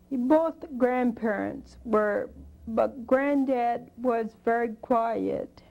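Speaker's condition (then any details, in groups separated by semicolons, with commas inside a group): Spinocerebellar degeneration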